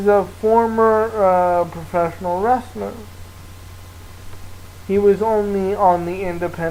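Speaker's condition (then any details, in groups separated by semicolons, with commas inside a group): Cerebral palsy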